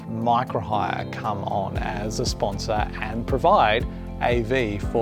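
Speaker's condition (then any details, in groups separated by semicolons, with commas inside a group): No condition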